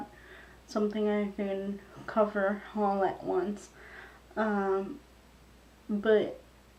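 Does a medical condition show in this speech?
Yes: cerebral palsy; wheelchair user, past surgeries; wheelchair, therapy and rehab over years.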